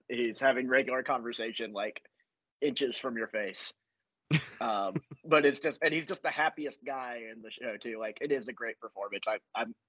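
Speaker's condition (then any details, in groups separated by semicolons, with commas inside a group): No condition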